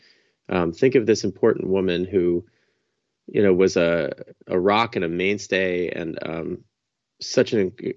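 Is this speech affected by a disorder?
No.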